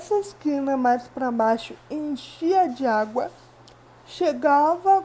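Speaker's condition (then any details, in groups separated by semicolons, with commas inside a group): Cerebral palsy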